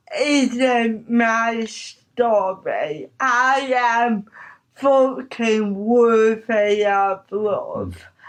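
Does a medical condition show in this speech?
Yes: cerebral palsy.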